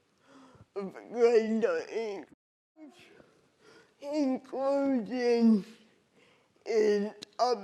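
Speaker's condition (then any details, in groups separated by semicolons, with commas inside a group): Cerebral palsy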